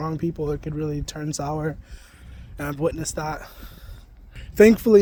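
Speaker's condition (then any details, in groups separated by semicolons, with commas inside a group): No condition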